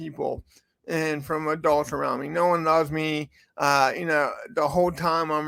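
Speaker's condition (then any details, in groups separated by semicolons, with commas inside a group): Cerebral palsy; from birth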